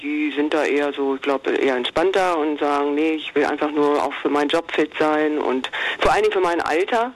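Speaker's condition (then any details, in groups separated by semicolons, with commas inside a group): No condition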